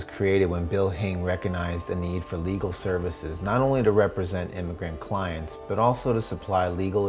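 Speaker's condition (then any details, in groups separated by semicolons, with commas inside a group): No condition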